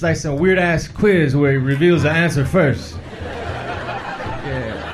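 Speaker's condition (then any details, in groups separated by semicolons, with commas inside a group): No condition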